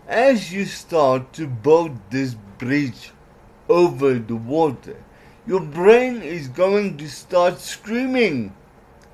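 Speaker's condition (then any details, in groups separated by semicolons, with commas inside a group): Cerebral palsy; some words unclear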